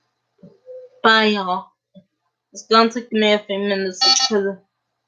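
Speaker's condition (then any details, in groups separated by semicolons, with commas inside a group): Cerebral palsy; uses a wheelchair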